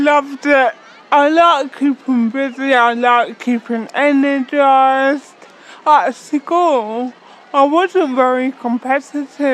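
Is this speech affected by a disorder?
Yes: cerebral palsy.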